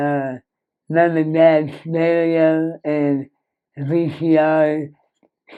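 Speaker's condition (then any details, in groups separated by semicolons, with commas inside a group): Moebius syndrome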